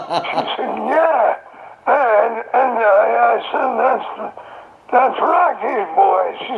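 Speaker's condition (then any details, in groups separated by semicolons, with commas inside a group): Throat cancer; voice described as practically gone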